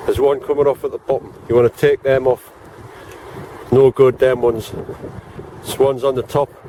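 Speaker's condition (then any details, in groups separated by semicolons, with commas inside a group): No condition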